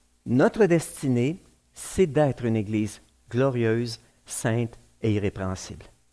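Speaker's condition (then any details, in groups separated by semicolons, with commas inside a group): No condition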